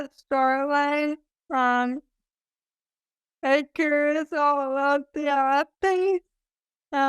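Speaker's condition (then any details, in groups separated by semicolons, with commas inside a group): ALS; sporadic form, cause unknown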